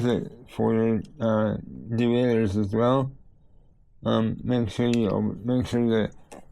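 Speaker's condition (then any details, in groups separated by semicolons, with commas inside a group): Cerebral palsy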